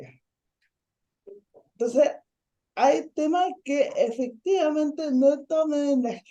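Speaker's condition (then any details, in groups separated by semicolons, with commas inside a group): Ataxic cerebral palsy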